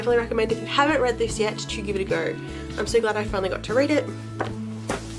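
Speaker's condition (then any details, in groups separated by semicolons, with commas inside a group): No condition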